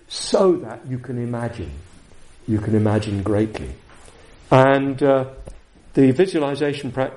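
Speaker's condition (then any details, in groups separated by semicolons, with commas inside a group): No condition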